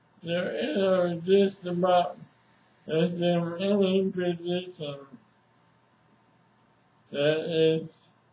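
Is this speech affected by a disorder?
Yes: ALS; speech somewhat hard to understand.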